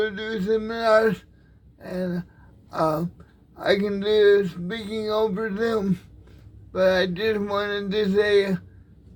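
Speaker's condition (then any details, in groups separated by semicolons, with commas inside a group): Cerebral palsy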